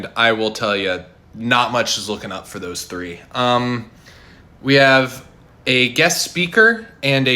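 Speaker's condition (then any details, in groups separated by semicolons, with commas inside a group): No condition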